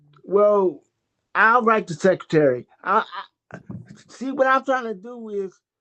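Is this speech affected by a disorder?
Yes: cerebral palsy.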